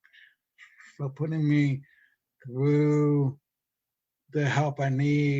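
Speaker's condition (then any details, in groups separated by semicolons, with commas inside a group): Stutter from brain injury; mild cerebral palsy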